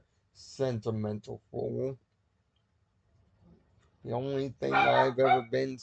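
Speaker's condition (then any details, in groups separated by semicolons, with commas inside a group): Cerebral palsy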